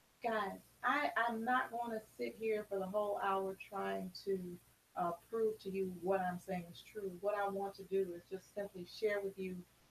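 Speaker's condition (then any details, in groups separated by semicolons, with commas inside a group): No condition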